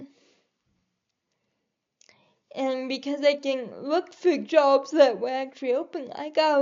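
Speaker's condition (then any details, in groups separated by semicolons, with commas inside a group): Cerebral palsy; quadriplegic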